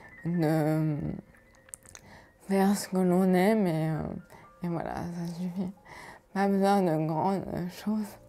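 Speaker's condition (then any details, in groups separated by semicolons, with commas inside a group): ALS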